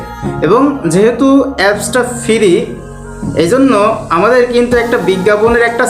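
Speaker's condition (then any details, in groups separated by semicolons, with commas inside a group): No condition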